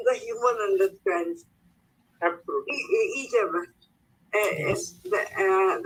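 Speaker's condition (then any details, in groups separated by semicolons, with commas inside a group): Cerebral palsy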